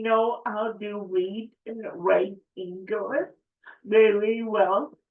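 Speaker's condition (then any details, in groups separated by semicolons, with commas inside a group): Cerebral palsy; affects speech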